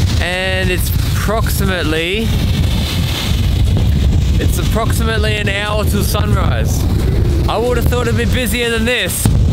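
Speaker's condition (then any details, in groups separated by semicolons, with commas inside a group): No condition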